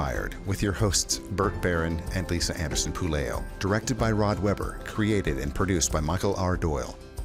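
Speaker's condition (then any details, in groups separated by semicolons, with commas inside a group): No condition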